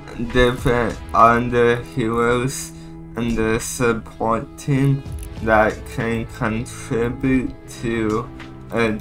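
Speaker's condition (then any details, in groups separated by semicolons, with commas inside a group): Cerebral palsy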